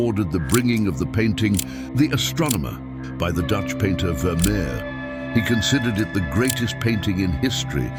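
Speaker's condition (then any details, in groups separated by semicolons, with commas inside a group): No condition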